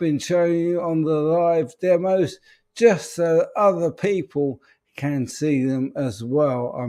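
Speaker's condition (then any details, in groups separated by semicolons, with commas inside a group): ALS; speech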